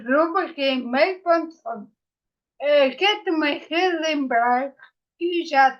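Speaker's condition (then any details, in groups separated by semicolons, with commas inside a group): Ataxia after brain injury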